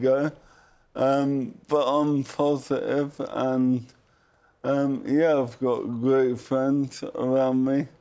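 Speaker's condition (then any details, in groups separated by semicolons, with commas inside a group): Motor neurone disease; sounds different now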